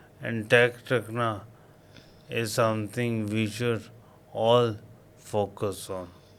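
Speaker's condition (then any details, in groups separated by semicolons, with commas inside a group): Coma after road accident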